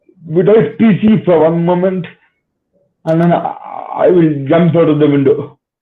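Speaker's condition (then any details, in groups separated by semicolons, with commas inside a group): Cerebral palsy; spastic type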